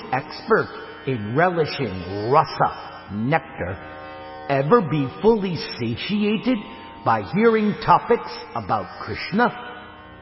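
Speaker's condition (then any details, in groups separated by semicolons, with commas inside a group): No condition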